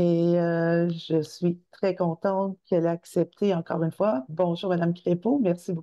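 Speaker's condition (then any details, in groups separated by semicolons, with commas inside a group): No condition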